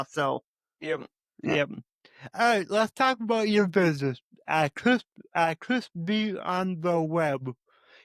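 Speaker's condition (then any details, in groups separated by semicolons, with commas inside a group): Cerebral palsy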